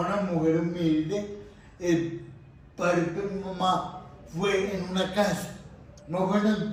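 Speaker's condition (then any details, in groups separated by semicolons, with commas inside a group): Cerebral palsy; speech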